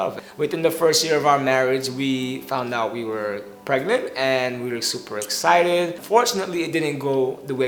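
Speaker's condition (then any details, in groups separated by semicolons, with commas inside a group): No condition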